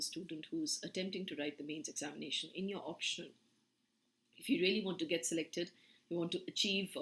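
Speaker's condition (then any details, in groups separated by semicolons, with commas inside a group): No condition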